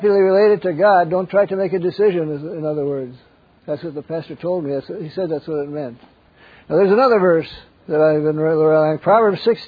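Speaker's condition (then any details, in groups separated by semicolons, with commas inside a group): Parkinson's; wakes up around 3 am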